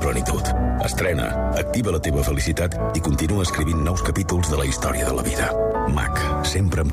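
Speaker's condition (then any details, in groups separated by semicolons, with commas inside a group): No condition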